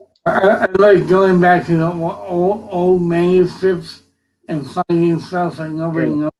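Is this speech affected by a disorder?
Yes: cerebral palsy.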